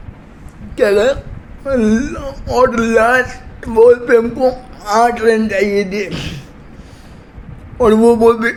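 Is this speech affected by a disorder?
Yes: cerebral palsy.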